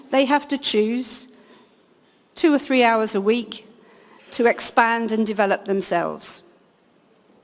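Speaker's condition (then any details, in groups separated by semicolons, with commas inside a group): No condition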